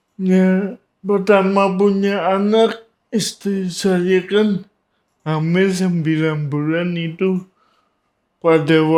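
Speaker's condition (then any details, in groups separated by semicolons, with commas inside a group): Cerebral palsy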